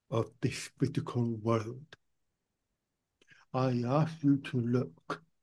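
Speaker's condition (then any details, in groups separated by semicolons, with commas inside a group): Profound deafness, born profoundly deaf, cochlear implant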